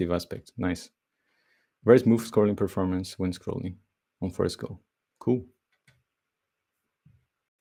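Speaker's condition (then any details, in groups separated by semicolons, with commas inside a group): No condition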